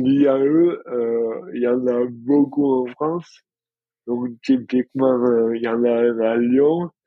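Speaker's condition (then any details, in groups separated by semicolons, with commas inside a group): Dystonia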